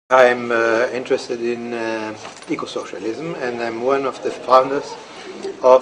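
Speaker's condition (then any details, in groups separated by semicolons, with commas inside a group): No condition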